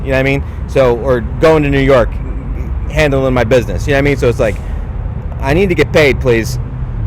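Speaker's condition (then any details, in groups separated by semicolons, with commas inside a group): No condition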